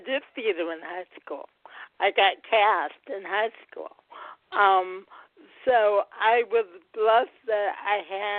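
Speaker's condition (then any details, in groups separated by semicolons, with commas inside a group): Cerebral palsy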